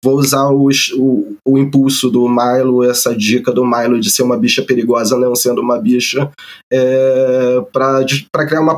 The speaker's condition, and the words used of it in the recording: Stuttering. Eu sou fóbico social, eu tenho uma certa dificuldade de falar em público, eu gaguejo, vocês já devem ter percebido.